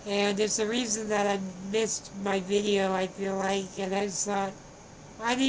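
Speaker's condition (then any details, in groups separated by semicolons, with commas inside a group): Spinal muscular atrophy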